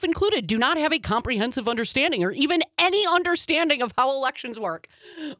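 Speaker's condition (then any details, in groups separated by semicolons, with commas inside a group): No condition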